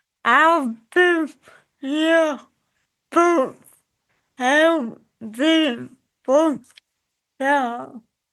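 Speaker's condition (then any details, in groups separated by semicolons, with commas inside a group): Cerebral palsy; from birth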